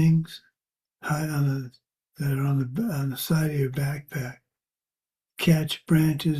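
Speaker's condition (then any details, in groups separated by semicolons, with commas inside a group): Parkinson's; age 73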